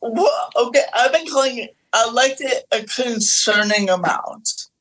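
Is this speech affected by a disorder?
Yes: cerebral palsy; physical disability.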